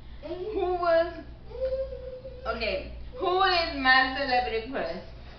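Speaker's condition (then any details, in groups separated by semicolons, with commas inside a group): Cerebral palsy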